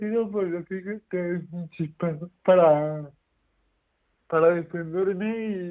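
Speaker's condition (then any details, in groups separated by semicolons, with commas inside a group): Cerebral palsy; mainly physical effects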